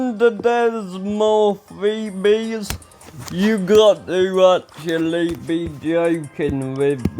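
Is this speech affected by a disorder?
Yes: ataxia; speech recently worse.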